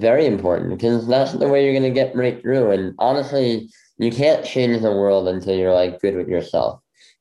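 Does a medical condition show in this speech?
Yes: bilateral cleft lip; congenital bilateral.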